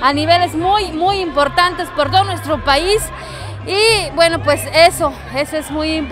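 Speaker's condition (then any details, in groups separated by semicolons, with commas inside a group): No condition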